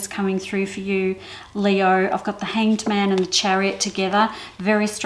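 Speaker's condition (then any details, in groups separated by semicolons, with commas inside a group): No condition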